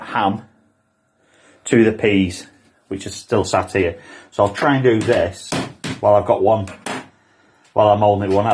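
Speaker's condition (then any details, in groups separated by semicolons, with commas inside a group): No condition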